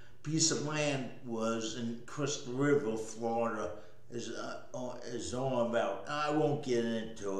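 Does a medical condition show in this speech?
Yes: cerebral palsy; speech may sound drunk.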